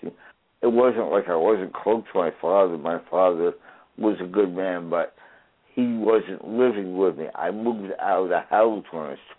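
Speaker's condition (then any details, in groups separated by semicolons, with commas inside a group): Traumatic brain injury; people ask about voice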